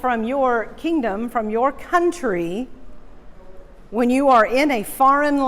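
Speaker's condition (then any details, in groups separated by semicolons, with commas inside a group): No condition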